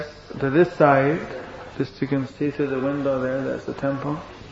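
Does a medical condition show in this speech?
No.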